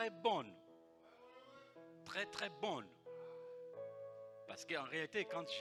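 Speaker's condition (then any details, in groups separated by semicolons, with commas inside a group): No condition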